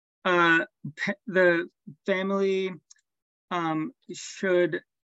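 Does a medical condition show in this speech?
Yes: stuttering; developmental stuttering, onset at age 7 just before first grade, extended family history; age 24, about 17 years since onset, no longer afraid of stuttering; still stutters, grew more prominent in childhood, formerly avoided speaking, past fluency-technique therapy with breathing, later acceptance therapy with Josh, tried psychiatrist-prescribed stuttering medication; here prolonged sounds, blocks.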